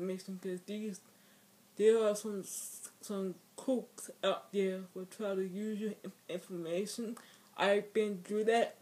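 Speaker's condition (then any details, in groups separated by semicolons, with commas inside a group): Speech impairment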